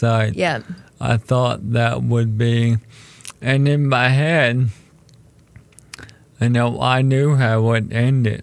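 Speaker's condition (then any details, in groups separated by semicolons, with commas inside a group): ALS; diagnosed almost 4 years ago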